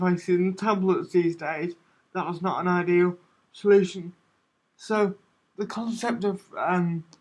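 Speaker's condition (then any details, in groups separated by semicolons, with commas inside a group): Cerebral palsy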